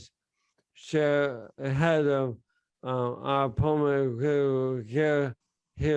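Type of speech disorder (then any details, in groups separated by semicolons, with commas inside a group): Bulbar dysarthria; bulbar onset ALS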